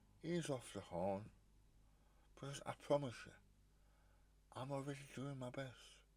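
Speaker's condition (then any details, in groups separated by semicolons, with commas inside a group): Stage 4 tongue cancer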